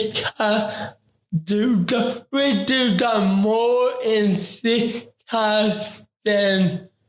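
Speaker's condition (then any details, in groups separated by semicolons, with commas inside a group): Ataxic cerebral palsy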